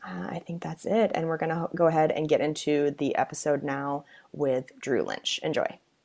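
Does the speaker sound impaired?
No.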